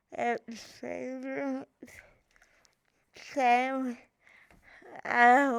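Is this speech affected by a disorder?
Yes: cerebral palsy; from birth.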